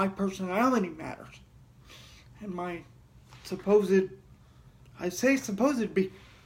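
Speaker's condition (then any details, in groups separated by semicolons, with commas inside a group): Cerebral palsy; heavily altered breathing patterns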